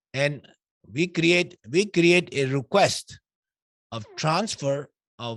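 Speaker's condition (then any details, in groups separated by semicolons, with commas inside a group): No condition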